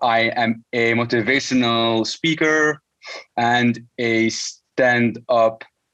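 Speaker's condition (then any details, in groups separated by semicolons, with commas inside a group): Stuttering; present since at least teenage years; stutter noticeable, joking about it helps listeners understand why speech sounds that way; repeated sounds, prolonged sounds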